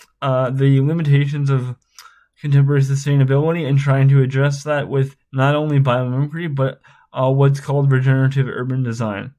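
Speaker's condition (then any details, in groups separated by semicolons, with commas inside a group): Spastic cerebral palsy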